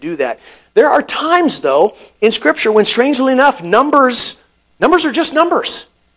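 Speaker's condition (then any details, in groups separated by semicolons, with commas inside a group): No condition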